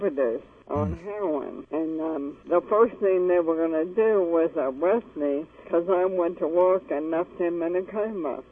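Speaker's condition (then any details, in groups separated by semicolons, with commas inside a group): ALS; wheelchair user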